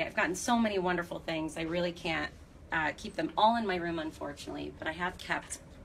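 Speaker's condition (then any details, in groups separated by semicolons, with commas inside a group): No condition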